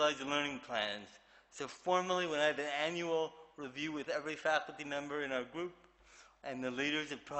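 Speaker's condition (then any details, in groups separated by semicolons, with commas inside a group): Cerebral palsy; affects movement and speech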